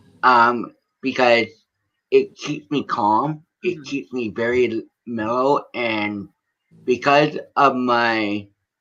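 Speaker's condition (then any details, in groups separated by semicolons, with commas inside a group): Cerebral palsy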